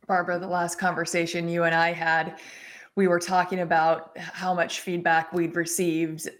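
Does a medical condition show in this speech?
No.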